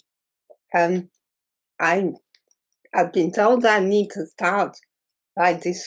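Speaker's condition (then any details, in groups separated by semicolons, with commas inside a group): Muscular dystrophy; progressive muscle wasting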